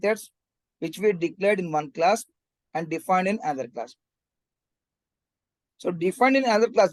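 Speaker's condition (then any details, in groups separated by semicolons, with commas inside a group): No condition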